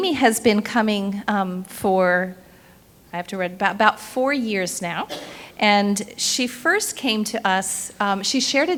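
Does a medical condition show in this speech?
No.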